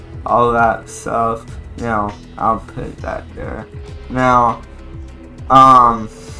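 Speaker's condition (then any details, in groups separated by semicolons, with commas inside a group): Cerebral palsy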